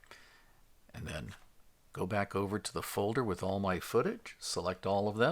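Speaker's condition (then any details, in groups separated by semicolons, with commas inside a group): No condition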